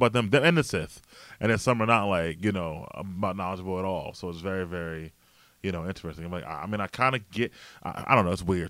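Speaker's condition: No condition

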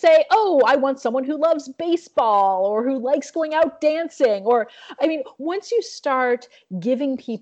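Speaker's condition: No condition

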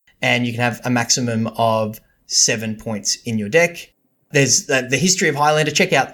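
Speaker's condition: No condition

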